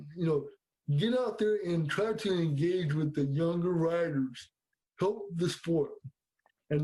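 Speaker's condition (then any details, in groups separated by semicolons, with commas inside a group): Cerebral palsy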